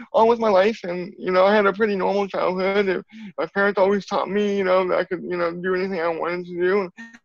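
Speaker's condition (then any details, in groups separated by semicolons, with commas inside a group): Cerebral palsy; from birth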